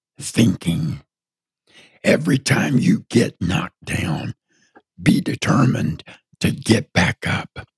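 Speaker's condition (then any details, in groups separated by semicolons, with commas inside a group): Partial laryngectomy from throat cancer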